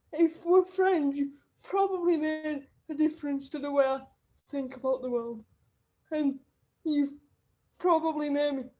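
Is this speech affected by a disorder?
Yes: cerebral palsy; wheelchair user.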